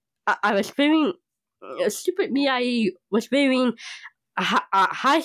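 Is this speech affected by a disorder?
Yes: Down syndrome; past knee surgery with metal piece in knee, long hospital stay; age 30, slow to catch breath walking hills, as on Japan trip.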